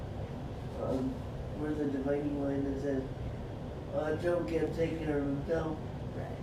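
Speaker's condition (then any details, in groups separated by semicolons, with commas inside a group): Cerebral palsy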